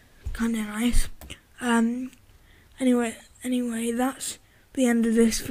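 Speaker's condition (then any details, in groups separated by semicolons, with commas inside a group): Cerebral palsy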